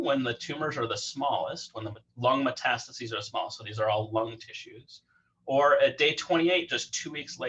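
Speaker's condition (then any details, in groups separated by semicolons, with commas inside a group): No condition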